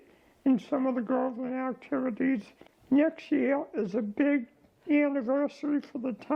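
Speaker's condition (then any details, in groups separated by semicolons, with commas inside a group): ALS; diagnosed about 15 months ago, declining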